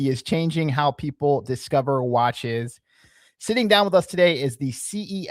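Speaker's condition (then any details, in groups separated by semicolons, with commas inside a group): No condition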